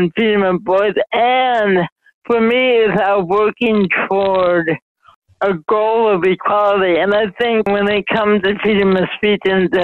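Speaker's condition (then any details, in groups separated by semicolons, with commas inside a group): Mild cerebral palsy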